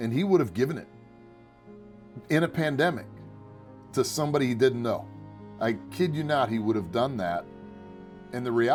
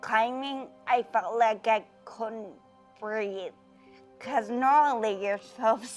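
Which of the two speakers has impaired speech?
The second: brain injury; climbing accident, spine injuries, lung bleeding, leg fractures.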